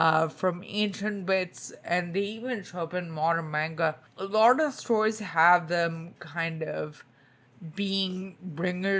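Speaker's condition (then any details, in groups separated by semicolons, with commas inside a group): Spinocerebellar ataxia type 2, SCA2; tongue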